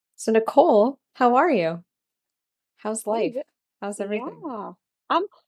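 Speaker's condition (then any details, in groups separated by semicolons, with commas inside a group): No condition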